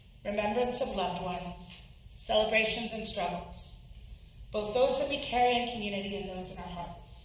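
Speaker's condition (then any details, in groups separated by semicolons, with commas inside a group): No condition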